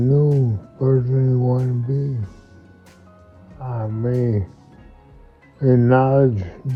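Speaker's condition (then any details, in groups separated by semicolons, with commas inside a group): Multiple sclerosis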